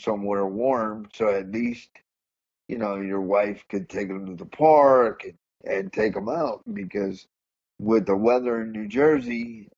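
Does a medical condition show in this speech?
Yes: cerebral palsy; said to be able to speak, see and hear.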